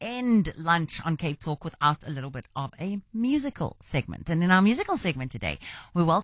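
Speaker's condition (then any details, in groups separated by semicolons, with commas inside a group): No condition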